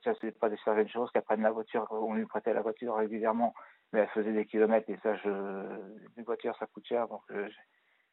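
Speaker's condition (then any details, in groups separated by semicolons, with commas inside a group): Parkinson's disease; Parkinson's disease in third year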